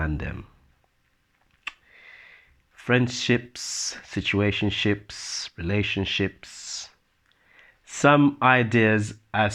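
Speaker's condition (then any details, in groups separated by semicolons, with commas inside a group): No condition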